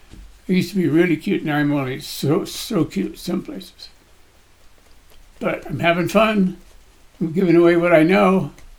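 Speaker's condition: Parkinson's disease; voice shakes, body shakes

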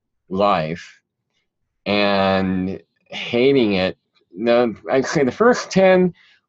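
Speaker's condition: Cleft palate; present since childhood

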